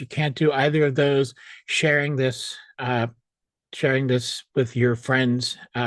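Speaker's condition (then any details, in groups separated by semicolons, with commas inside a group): No condition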